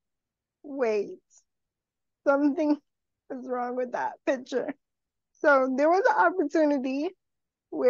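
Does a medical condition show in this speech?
Yes: cerebral palsy; wheelchair user.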